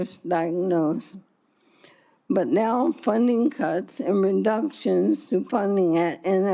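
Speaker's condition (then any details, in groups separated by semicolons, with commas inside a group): ALS; ALS, upper body affected, legs spared; over one year since diagnosis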